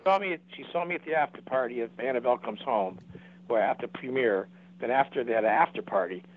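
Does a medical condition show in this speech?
No.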